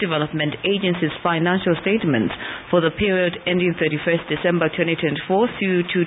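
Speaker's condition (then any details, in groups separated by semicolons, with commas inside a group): No condition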